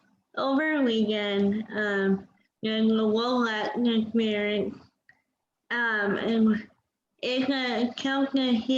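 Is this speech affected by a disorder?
Yes: cerebral palsy.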